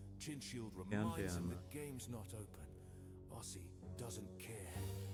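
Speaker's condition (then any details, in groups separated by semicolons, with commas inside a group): No condition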